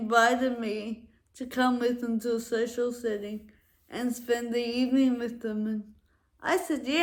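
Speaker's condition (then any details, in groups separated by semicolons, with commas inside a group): Cerebral palsy; affects walking and speech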